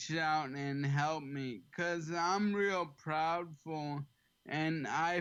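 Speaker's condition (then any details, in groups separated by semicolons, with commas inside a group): ALS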